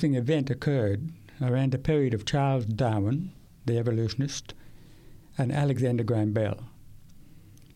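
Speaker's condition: Profound deafness; profound deafness acquired at age 8 after language acquisition, not born deaf; profound hearing loss for many years, struggles in difficult listening situations; speaks orally, language acquired before hearing loss

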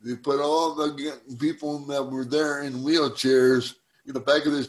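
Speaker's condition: Cerebral palsy; spastic type, uses wheelchair for mobility

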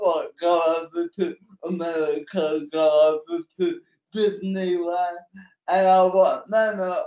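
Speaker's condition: Cerebral palsy; cerebral palsy since birth, physical disability only, manual wheelchair, support worker takes notes and types for him; NDIS support worker for transport, getting on and off stage, personal care

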